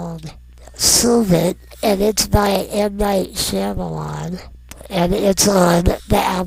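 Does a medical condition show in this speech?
Yes: non-progressive muscular dystrophy.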